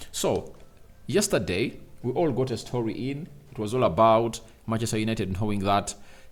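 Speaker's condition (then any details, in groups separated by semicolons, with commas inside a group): No condition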